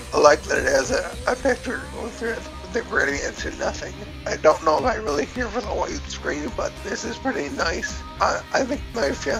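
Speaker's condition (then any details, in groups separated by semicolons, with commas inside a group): Cerebellar ataxia from brain tumour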